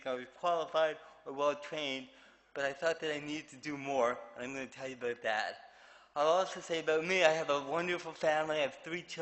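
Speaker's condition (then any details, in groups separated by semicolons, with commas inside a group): Cerebral palsy; affects movement and speech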